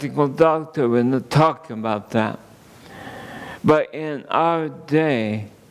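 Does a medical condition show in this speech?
Yes: ALS; under neurologist care, seeing doctors for multiple organic issues.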